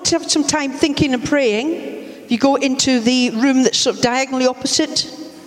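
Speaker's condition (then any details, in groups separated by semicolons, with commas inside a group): No condition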